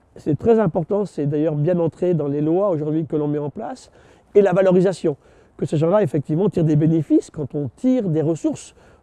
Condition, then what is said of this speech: No condition.